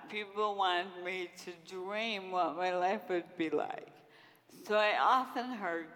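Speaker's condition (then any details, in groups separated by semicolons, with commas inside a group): Friedreich's ataxia; diagnosed in twenties at u of m, progressive, wall-supported gait then wheelchair, service dog, no cure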